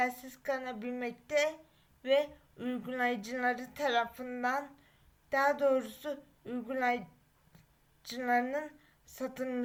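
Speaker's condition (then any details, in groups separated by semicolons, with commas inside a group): Cerebral palsy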